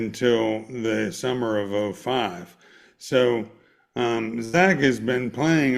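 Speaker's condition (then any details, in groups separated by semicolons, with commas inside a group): ALS; motor neuron disease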